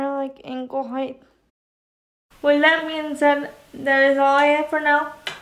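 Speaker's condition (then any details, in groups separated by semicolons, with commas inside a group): Cerebral palsy, spastic quadriplegic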